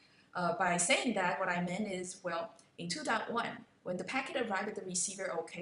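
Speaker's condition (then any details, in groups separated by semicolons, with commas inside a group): No condition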